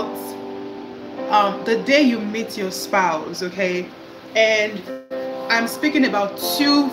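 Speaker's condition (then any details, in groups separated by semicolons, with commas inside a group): No condition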